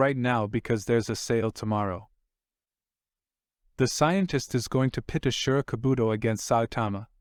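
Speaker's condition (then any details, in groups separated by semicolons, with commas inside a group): No condition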